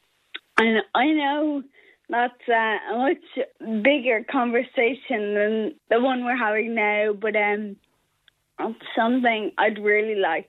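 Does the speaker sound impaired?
Yes: Friedreich's ataxia; rare progressive neuromuscular disease, nerve damage, muscle weakness, mobility loss, awaiting HSE reimbursement of Skyclarys.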